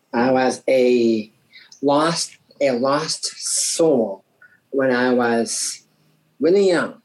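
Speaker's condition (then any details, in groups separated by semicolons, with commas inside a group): Down syndrome; from birth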